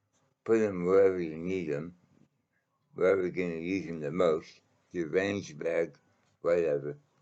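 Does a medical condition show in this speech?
Yes: mouth cancer.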